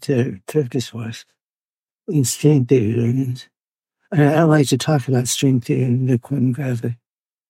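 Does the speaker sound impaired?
Yes: Parkinson's; hidden in early stages, now openly displayed.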